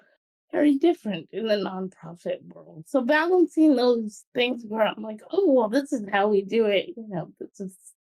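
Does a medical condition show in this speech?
Yes: cerebral palsy.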